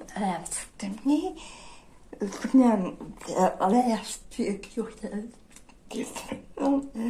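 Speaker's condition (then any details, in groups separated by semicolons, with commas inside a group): Generalized dystonia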